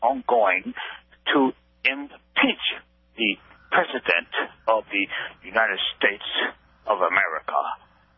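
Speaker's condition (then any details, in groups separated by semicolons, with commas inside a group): Stuttering; stutters when talking, cannot talk for long; prolonged sounds, blocks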